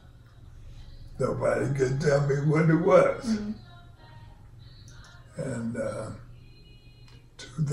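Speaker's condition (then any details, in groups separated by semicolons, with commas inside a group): ALS; onset left foot drop, then left leg weakness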